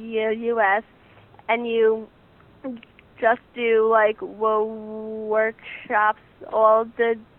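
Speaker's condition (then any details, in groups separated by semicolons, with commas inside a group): Stuttering; stuttering since beginning to talk, speech therapy with own speech therapist; about 18, starting college, therapy every two weeks, summer three-session intensive, Friends National Association; needs extra time to speak, letters to teachers, friends avoid filling in words; repeated sounds, prolonged sounds, blocks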